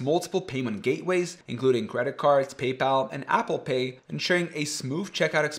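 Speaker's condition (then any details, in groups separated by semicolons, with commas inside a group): No condition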